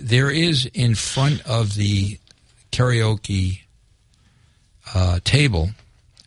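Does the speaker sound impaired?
No.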